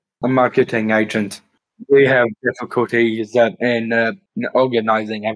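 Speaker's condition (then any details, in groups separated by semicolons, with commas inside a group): Down syndrome; later diagnosed with autism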